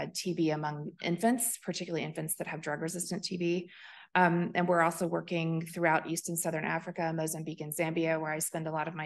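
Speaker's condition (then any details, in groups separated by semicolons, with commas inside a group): No condition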